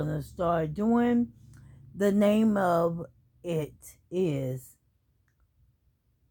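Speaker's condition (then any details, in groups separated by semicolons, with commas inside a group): ALS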